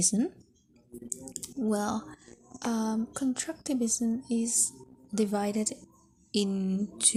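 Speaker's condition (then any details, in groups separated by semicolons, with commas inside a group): No condition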